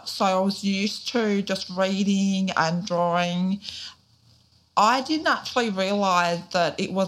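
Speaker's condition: Deafness, profound; born deaf

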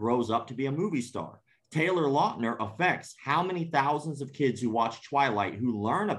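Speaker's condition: Cleft palate; congenital cleft palate

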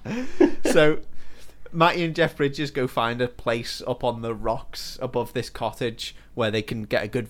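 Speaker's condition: No condition

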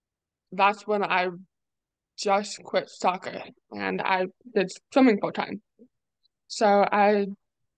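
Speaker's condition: Deafness; deaf or hard of hearing

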